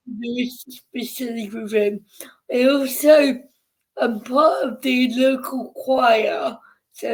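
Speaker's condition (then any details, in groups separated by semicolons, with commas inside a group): Cerebral palsy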